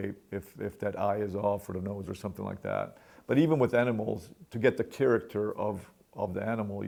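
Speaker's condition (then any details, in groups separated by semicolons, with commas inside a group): No condition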